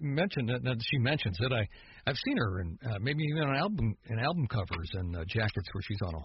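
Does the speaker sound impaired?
No.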